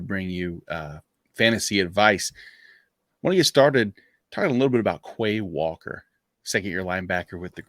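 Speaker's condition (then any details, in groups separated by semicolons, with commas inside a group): No condition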